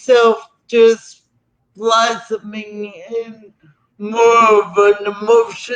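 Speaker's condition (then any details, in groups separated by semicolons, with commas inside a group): Cerebral palsy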